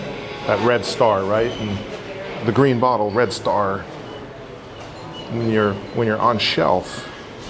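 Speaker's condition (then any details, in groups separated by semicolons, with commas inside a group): No condition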